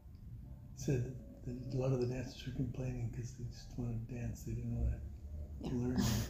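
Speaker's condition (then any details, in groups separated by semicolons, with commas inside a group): Parkinson's; voice weakened by Parkinson's, knee replaced after hardly walking, earlier taught from chair; teaches with lavalier microphone on belt, can move around a little; voice went with Parkinson's, can still whisper, formerly whisper carried and was heard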